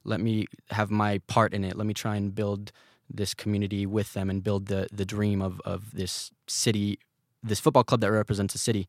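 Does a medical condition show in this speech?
No.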